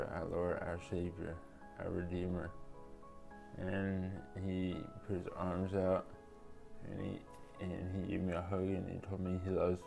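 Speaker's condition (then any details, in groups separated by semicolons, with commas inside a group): Traumatic brain injury; could not talk for a period after injury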